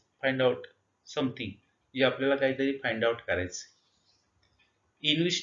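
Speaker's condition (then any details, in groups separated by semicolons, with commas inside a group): No condition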